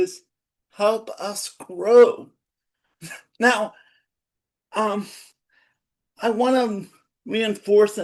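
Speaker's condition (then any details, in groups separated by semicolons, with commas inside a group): Cerebral palsy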